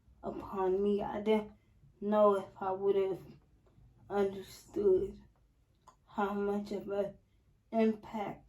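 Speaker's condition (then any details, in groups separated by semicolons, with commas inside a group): Spastic quadriplegic cerebral palsy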